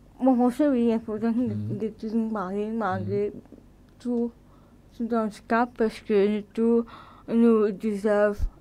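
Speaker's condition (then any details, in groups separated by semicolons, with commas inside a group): Cerebral palsy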